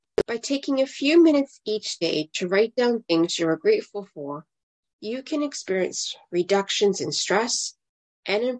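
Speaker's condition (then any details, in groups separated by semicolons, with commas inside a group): No condition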